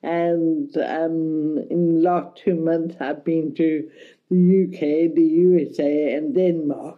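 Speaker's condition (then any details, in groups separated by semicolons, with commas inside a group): Cerebral palsy, mild; speech affected a bit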